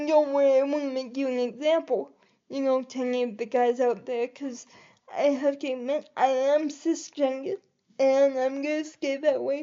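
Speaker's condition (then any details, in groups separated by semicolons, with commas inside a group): Cerebral palsy; able to articulate and speak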